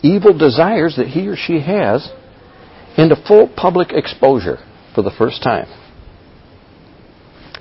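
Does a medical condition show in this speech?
No.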